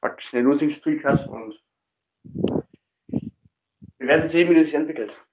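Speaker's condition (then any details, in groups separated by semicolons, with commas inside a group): No condition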